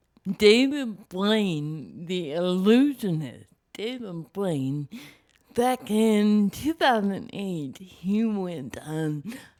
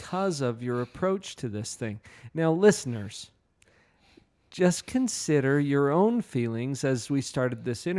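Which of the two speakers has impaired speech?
The first: cerebral palsy; from not breathing at birth, cognition unaffected; speaking hard, voice sounds unexpected to listeners.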